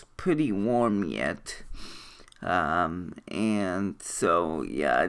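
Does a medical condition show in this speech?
Yes: cerebral palsy.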